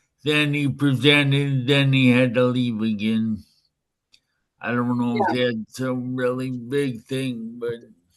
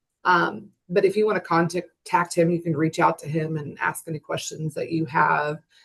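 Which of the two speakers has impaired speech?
The first: brain injury.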